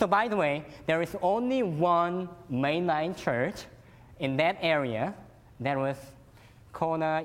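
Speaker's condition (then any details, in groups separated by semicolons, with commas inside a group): Cleft lip and palate; fed formula and cow milk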